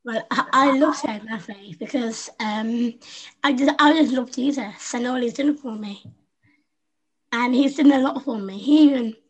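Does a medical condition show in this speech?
Yes: Down syndrome; congenital, infant heart failure, heart surgery in infancy, stopped breathing as baby and resuscitated, chest problems, pneumonia; learned to speak by copying younger sister Susie, never stopped talking since.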